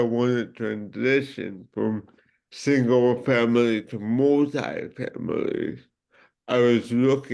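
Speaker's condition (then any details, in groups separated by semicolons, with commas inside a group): Cerebral palsy; from birth; voice sounds different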